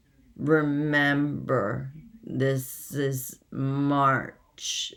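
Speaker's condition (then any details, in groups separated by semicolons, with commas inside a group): Essential tremor; hereditary, progressive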